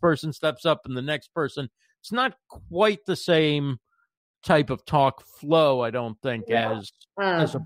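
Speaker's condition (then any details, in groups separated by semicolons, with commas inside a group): No condition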